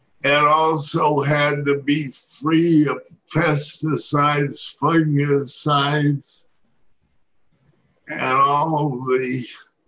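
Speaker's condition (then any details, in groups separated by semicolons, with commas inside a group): Parkinson's disease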